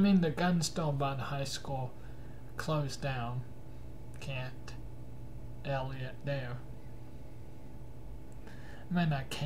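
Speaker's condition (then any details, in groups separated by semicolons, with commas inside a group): Cerebral palsy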